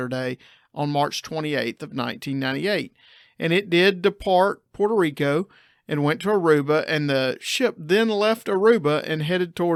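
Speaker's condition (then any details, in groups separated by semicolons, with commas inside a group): No condition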